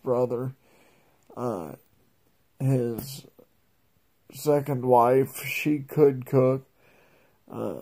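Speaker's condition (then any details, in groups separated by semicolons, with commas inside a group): Multiple sclerosis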